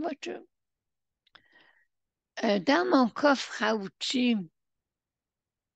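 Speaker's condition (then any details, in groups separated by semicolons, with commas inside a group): Parkinson's disease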